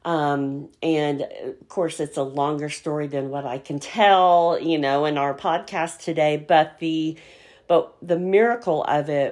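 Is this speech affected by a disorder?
Yes: cleft palate; congenital.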